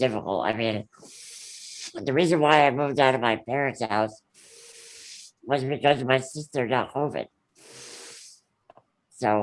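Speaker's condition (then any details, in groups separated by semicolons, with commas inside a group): Ullrich congenital muscular dystrophy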